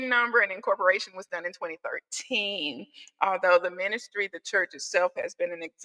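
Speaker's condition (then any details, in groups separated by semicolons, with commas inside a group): No condition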